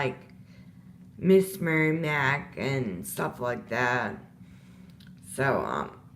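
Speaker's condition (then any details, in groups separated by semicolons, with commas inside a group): Disability causing slurred speech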